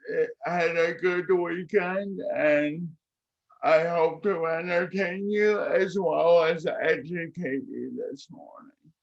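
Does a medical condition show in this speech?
Yes: cerebral palsy; speech therapy in childhood.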